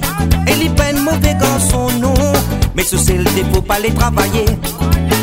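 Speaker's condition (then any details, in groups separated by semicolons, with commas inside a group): No condition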